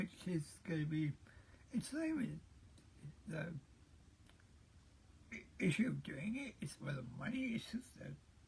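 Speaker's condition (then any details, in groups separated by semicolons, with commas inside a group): Cerebral palsy; present since birth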